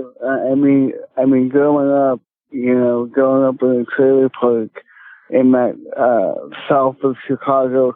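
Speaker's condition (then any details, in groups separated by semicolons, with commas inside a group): Cerebral palsy; speech affected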